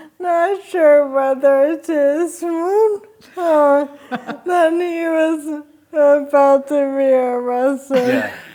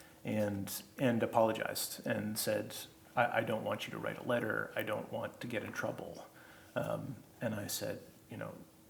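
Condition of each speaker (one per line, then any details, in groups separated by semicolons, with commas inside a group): ALS; sporadic form, onset in pinky finger; diagnosed at 33, definite, further progressed, still racing; speech slowed early, voice changing
No condition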